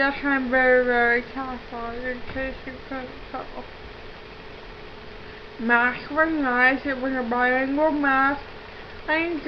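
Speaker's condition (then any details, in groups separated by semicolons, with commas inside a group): Cerebral palsy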